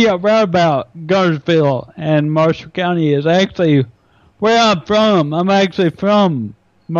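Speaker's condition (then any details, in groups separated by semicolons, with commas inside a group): Friedreich's ataxia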